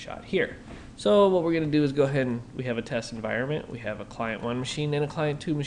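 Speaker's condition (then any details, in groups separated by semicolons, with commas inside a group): No condition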